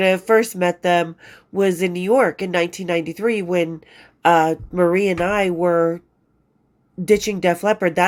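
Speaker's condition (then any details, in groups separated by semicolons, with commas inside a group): No condition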